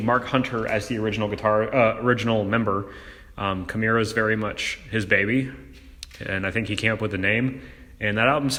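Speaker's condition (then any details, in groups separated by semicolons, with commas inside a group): No condition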